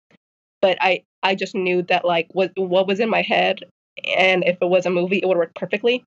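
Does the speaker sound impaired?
Yes: stuttering; developmental neurological stutter, born four months early, no speech until four, onset at eight, suspected genetic; stutters on every letter and when singing, mid-word, masks fluency, worse when mask falls off; here repeated sounds.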